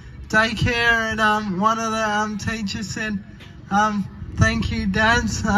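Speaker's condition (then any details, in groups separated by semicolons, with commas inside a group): Cerebral palsy; from birth, years of surgery and therapy to walk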